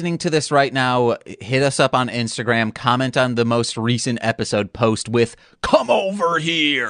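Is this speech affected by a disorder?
No.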